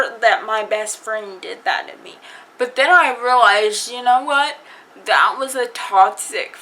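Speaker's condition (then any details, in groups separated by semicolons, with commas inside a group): Cerebral palsy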